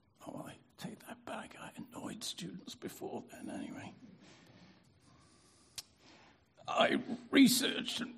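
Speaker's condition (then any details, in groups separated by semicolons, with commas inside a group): Spasmodic dysphonia; easier with use but tires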